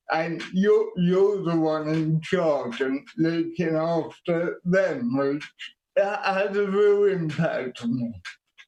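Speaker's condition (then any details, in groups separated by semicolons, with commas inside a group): Quadriplegic cerebral palsy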